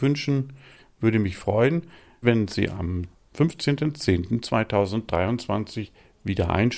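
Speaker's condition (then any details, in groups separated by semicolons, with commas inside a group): No condition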